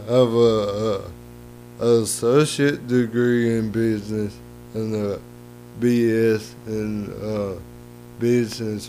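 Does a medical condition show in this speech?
Yes: cerebral palsy; lifelong.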